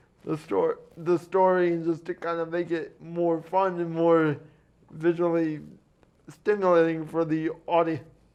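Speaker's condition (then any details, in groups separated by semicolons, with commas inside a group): Cerebral palsy; mixed spastic quadriplegia, from birth, arms, legs, torso affected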